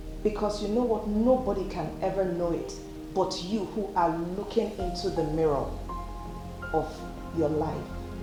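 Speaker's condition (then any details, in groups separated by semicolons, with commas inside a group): No condition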